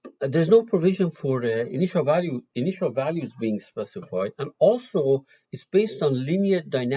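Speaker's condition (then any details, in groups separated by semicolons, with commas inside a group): No condition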